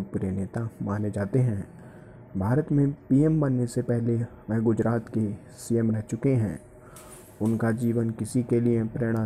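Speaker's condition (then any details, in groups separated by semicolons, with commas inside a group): No condition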